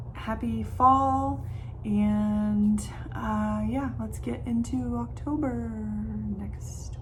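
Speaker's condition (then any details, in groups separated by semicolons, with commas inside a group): No condition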